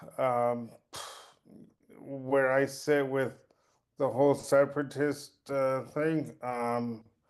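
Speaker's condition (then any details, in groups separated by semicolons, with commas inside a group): Cerebral palsy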